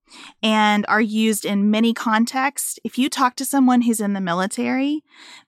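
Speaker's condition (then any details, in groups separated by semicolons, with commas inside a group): No condition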